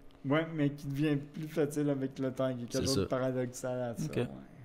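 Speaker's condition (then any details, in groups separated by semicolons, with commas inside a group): Cerebral palsy; wheelchair use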